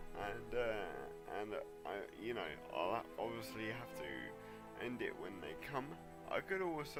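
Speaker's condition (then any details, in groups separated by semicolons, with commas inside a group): Cerebral palsy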